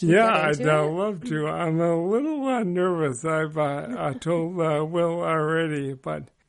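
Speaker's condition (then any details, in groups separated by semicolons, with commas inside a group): ALS; over 12 years since diagnosis, slower progression than most, worsening daily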